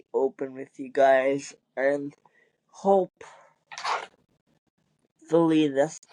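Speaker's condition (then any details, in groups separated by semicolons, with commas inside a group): Cerebral palsy; wheelchair user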